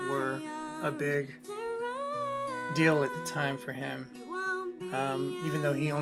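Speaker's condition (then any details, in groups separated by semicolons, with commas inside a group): No condition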